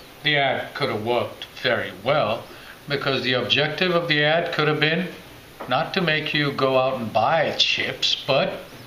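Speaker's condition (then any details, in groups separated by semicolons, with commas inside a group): No condition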